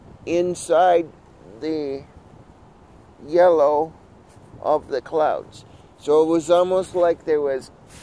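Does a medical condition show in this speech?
Yes: cerebral palsy.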